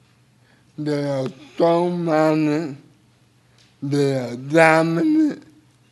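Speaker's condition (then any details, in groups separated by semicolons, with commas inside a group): Cerebral palsy; involuntary hand movements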